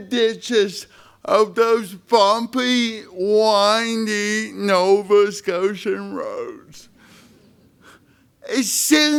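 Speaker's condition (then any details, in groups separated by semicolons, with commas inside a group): Spastic cerebral palsy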